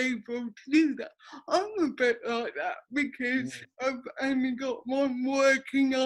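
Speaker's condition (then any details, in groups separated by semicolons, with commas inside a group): Cerebral palsy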